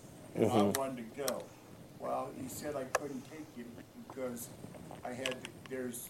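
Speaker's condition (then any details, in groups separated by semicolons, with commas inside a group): Cerebral palsy; present from birth, predicted never to walk, used skateboard to get around, began walking at 2.5 years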